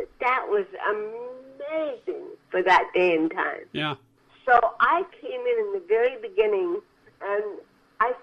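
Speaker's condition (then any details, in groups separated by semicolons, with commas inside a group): Cerebral palsy; from birth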